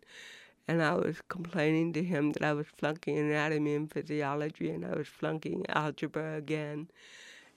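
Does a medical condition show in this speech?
Yes: cerebral palsy; affects way of talking, intentionally speaks as well as possible, grammatically correct.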